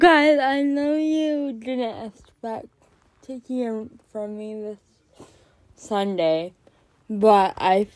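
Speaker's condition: Cerebral palsy; more jerking in class

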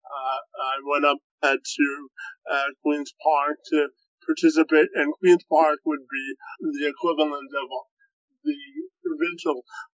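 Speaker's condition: Cerebral palsy; movement and dexterity

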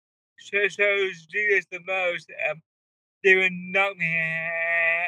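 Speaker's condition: Cerebral palsy; wheelchair user

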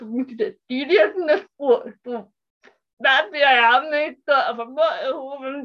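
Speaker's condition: Cerebral palsy; speech impairment

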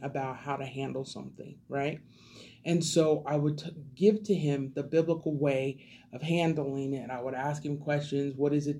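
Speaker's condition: No condition

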